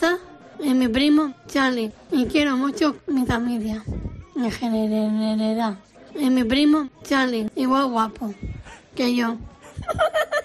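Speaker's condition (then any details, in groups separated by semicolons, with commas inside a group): Down syndrome; trisomy 21, genetic cause; age 39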